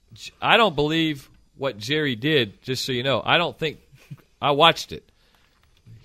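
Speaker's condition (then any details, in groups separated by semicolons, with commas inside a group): No condition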